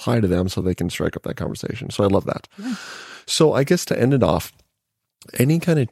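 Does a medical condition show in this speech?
No.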